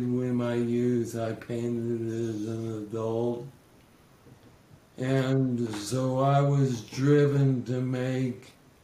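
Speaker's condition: ALS; slurred speech, losing voice, still heard loud and clear

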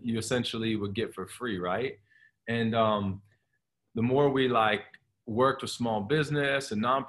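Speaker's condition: No condition

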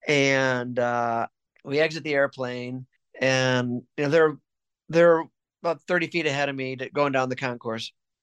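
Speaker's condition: No condition

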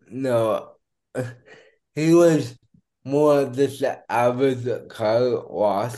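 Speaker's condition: Cerebral palsy; heart stopped twice

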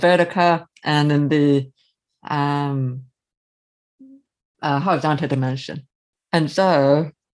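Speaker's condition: Severe to profound hearing loss, early-onset; cochlear implant user; early intervention at summer speech school in New Jersey, learned to speak and listen, speech-in-noise difficulty

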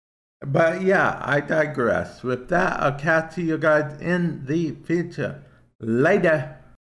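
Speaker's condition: Cerebral palsy; affects speech to an extent, listener asked why speech sounds as it does

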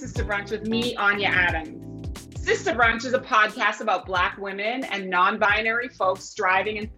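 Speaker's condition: No condition

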